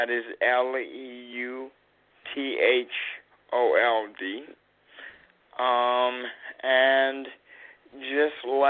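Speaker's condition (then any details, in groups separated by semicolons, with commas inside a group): Cerebral palsy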